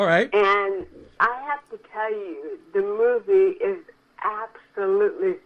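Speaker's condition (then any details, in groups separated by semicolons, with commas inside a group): Cerebral palsy; from birth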